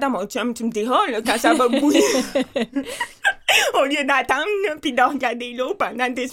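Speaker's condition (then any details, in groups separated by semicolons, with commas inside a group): Profound deafness with cochlear implant, congenital; lip-reads to confirm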